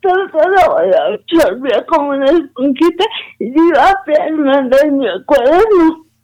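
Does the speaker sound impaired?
Yes: cerebral palsy; premature birth, negligent right knee tumor surgery cut tendons, not walking at 18 months, diagnosed 18-19; walks slowly without wheelchair, difficulty moving and handling objects; some difficulty speaking, able to speak.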